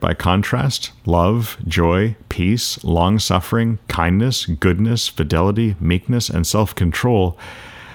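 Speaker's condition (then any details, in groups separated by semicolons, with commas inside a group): No condition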